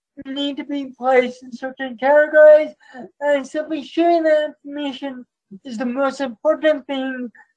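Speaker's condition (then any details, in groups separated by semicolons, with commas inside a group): Cerebral palsy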